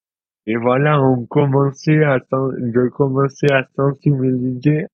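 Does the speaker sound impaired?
Yes: dystonia; present since birth.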